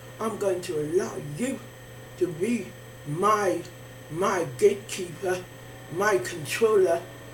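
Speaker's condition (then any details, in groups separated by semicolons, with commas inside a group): Facial palsy; can barely hear own speech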